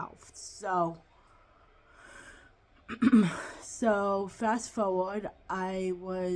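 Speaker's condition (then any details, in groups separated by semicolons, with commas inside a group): Cerebral palsy, quadriplegic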